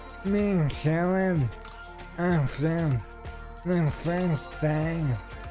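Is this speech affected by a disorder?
Yes: ALS; stem cell treatment.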